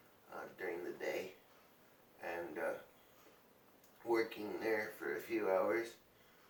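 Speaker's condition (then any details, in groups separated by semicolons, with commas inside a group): Cerebral palsy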